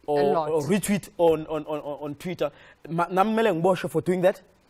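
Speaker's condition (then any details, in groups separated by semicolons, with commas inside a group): No condition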